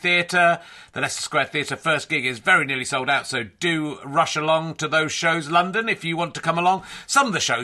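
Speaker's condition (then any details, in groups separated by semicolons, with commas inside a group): No condition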